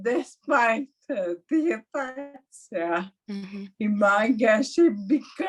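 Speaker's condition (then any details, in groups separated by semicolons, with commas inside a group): Mild dysarthria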